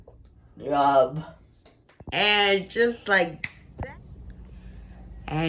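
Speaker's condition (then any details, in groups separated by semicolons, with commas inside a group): Friedreich ataxia, severe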